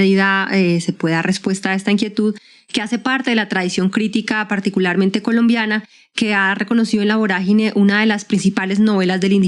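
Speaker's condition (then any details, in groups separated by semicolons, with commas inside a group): No condition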